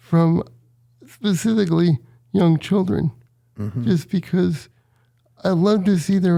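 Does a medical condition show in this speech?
Yes: cerebral palsy.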